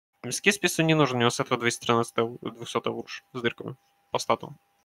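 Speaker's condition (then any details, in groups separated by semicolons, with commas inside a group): No condition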